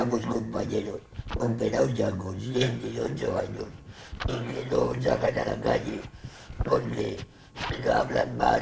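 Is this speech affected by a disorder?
Yes: laryngectomy; laryngectomy for laryngeal cancer.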